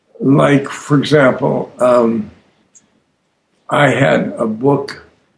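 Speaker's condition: Aphasia after stroke; slow to answer

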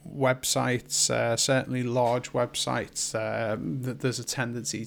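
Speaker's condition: No condition

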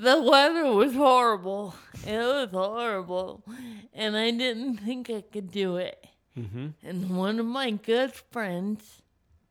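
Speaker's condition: Cerebral palsy; cerebral palsy from 28 minutes without breathing at birth, brain oxygen loss, involuntary movements, permanent, thinking unaffected; cerebral palsy affects speech, voice sounds different, speaking is hard

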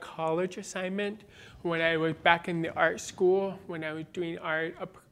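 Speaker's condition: Born deaf, cochlear implant, congenital

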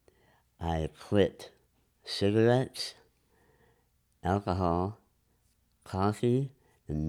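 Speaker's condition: Enlarged tongue from vascular growth; tongue and throat surgeries

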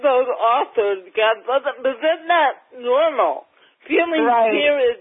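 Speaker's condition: Cerebral palsy, mild; mildly affects speech

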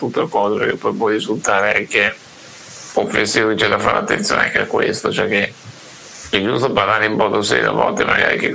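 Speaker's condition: Duchenne muscular dystrophy; uses breathing ventilator

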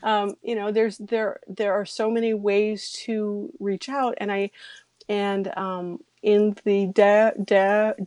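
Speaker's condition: Stuttering; secondaries of dropping chin and shutting eyes, works to keep eye contact; voice described as different, stutters openly; stuttering much less when signing, could stutter when voicing while signing, voice off for ASL; repeated sounds, repeated words, prolonged sounds

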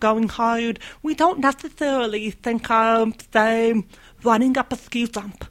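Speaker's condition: Deafness; hears about 50% of average

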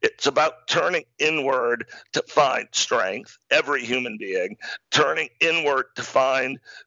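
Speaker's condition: Spasmodic dysphonia; partial loss of voice

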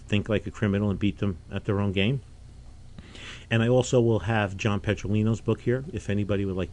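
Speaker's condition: No condition

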